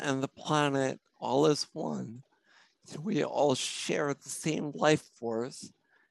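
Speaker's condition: Spinocerebellar ataxia; puzzled doctors for almost 40 years before diagnosis

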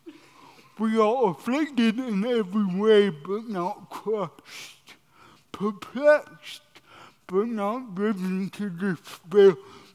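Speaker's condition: Cerebral palsy

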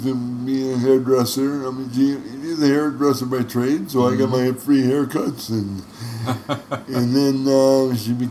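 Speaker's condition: Cerebral palsy; uses wheelchair for mobility

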